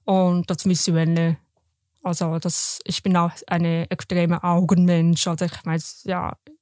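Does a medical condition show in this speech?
Yes: deafness; congenital profound hearing loss to deafness, detected at age one in hospital, later cochlear implant; raised oral, intensive hearing and speech therapy, lip reading, felt therapist's vibrations to learn sounds.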